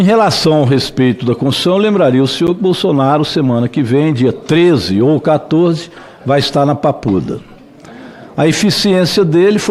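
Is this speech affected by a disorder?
No.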